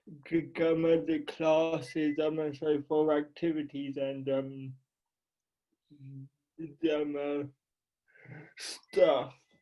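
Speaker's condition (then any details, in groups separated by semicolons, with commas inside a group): Cerebral palsy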